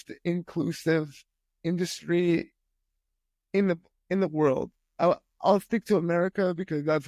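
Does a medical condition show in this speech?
Yes: spastic quadriplegic cerebral palsy.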